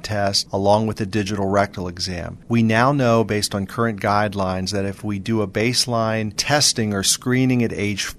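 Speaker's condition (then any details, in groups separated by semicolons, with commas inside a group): No condition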